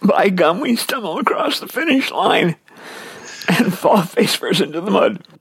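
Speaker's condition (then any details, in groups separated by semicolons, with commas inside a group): Dysphonia; voice raspier, sometimes squeakier, strained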